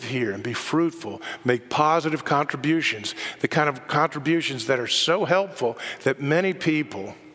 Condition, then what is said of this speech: None; typical speech.